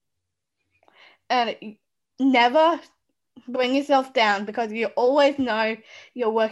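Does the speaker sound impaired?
Yes: Down syndrome; parents told would never speak, now speaks publicly, spoke at UN.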